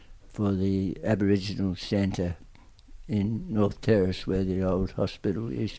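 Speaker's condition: Tongue cancer, aggressive; stomach feeding tube for swallowing problems after treatment

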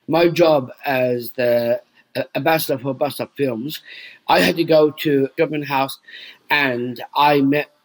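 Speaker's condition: Down syndrome

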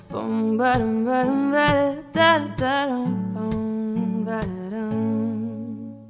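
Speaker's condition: No condition

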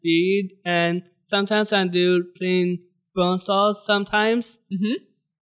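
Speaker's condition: Down syndrome

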